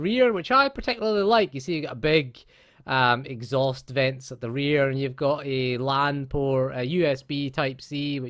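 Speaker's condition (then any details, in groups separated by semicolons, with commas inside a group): No condition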